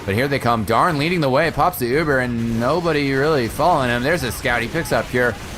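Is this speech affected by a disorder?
No.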